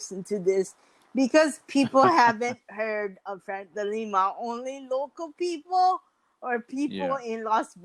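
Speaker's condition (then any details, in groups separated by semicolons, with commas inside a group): Mild cerebral palsy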